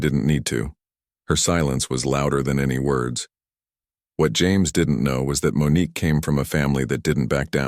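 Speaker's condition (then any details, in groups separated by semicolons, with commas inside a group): No condition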